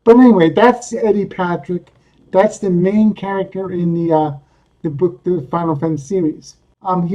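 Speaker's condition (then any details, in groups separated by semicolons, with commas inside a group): Cerebral palsy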